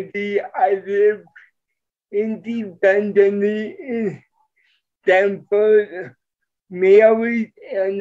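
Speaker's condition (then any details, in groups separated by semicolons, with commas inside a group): Cerebral palsy; present from birth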